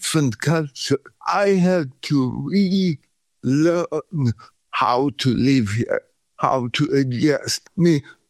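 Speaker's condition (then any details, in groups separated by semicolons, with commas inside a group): Cerebral palsy; cramp and pain free in Thailand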